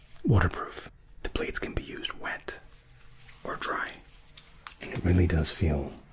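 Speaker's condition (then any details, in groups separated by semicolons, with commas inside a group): No condition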